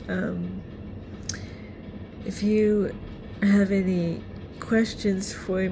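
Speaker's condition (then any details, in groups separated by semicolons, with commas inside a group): Cerebral palsy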